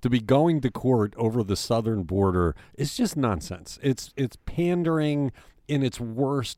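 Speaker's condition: No condition

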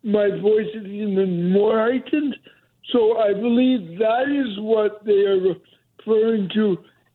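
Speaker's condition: Cerebral palsy; mobility declined since

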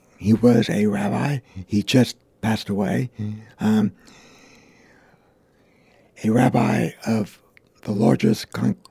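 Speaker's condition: Vocal cord damage; gunshot to head, Austin mini-mart shooting, traumatic brain injury, right side and arm weak, limp; bullet went through speech area, no speech two months, speech and language returned

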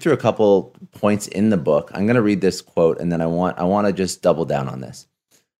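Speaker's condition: No condition

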